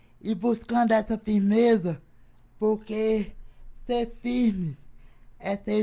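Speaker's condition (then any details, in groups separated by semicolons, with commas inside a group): Cerebral palsy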